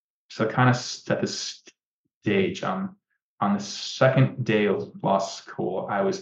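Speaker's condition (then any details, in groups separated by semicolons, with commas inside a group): Stutter; onset in early childhood, worsened markedly at puberty, family history: uncle, cousin, grandfather, two younger brothers; mostly blocks, more severe than brother's, no stuttering when talking only to himself or reflexively; repeated sounds, prolonged sounds, blocks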